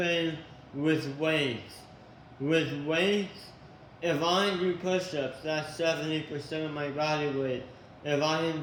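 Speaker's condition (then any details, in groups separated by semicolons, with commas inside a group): Tongue cancer surgery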